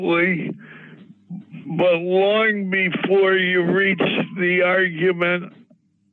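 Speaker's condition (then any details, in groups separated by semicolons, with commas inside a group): Parkinson's disease; symptoms treated with cannabis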